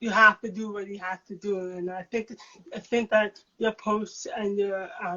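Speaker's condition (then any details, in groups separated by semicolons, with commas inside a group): Cerebral palsy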